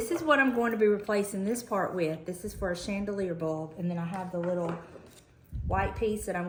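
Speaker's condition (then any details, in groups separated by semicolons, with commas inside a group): No condition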